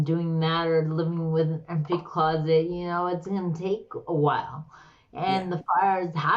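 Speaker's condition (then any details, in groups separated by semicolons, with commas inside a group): Slurred speech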